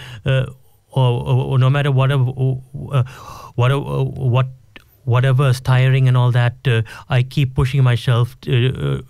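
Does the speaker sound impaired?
Yes: stammering; mild autism, realized at age 15, stammering at times, sometimes facial tics; talks without expression; here repeated sounds, prolonged sounds.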